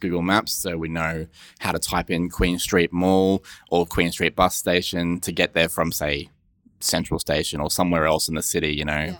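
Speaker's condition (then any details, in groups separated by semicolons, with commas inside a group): No condition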